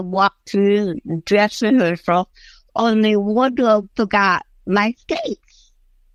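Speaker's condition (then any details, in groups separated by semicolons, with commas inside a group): Cerebral palsy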